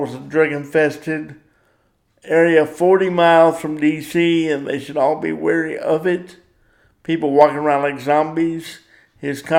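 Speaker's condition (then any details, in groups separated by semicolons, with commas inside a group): Cerebral palsy; power wheelchair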